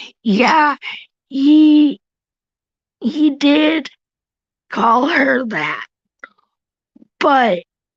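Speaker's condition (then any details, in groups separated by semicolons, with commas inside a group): Cerebral palsy; tracheotomy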